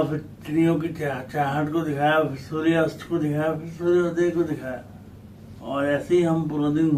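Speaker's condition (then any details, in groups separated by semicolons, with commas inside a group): Cerebral palsy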